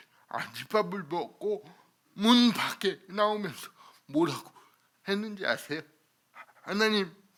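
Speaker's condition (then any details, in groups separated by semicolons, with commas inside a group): Cerebral palsy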